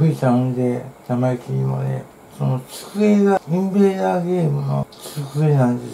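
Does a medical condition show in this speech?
Yes: tongue cancer, partial glossectomy.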